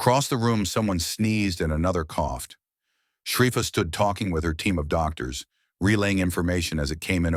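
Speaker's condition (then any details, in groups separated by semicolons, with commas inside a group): No condition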